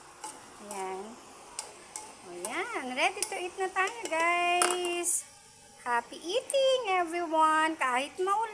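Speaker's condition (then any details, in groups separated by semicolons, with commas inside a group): No condition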